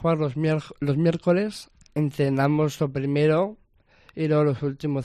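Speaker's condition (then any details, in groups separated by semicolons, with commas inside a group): Down syndrome; extra copy of chromosome 21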